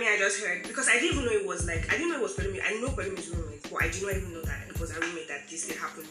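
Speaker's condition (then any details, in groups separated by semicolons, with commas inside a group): No condition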